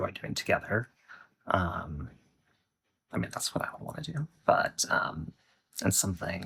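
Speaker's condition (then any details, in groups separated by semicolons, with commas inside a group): No condition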